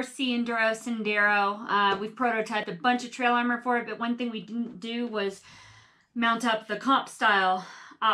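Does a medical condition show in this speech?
No.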